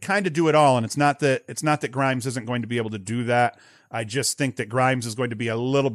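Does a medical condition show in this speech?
No.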